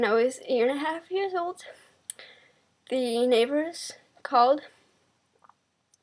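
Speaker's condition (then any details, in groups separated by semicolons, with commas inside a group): Cerebral palsy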